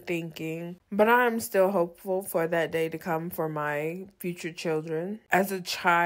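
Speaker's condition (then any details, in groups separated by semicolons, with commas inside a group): No condition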